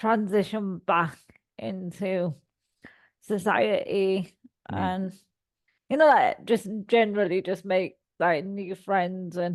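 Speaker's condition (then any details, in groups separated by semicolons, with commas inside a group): Cerebral palsy; all four limbs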